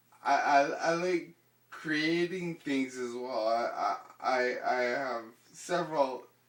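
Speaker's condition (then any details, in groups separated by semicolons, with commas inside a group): Ataxia; progressive degenerative, affects walking; slow speech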